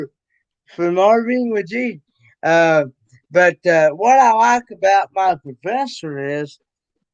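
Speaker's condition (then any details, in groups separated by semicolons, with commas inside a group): Cerebral palsy; present since birth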